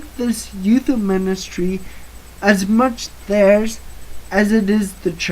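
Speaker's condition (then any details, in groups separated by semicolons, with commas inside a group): Cerebral palsy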